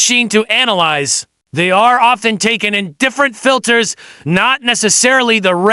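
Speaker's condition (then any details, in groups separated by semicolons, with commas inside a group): No condition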